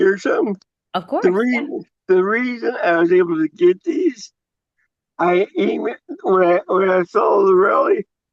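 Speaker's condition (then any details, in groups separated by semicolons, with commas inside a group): Cerebral palsy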